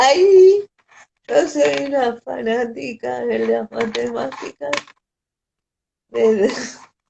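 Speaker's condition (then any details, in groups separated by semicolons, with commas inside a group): Cerebral palsy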